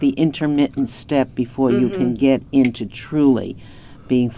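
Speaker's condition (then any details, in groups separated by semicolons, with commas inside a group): No condition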